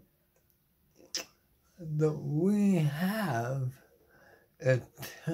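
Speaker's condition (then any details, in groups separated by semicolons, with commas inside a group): Motor neuron disease; terminal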